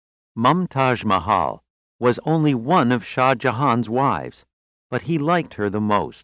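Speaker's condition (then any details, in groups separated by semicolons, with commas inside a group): No condition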